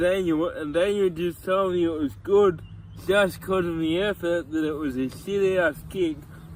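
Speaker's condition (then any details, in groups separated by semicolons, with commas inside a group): Cerebral palsy; from birth, tight muscles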